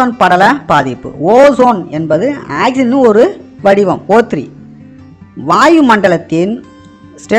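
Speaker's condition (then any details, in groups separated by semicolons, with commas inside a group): No condition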